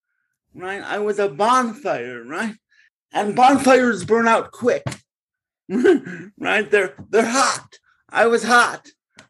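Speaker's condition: Cerebral palsy; born in Bridgeport

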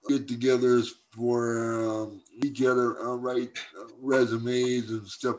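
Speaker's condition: Cerebral palsy; uses wheelchair

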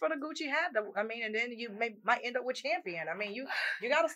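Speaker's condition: No condition

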